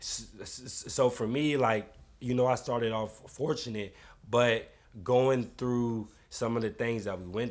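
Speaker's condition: Stuttering; noticeable stutter heard on earlier podcast recording about a year ago, expects to stutter on this podcast; repeated sounds, prolonged sounds

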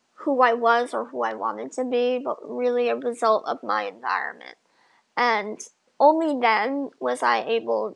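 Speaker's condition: Bilateral cleft lip and palate; from birth

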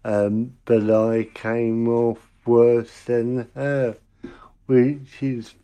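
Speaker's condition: Cerebral palsy; congenital

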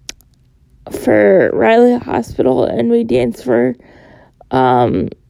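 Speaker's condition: Cerebral palsy; born 29 weeks premature

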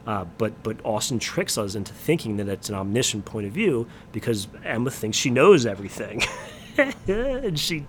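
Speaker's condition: No condition

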